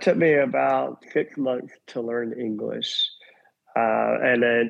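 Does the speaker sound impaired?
Yes: cleft lip and palate; congenital.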